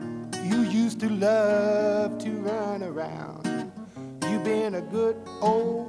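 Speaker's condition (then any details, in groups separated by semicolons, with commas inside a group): No condition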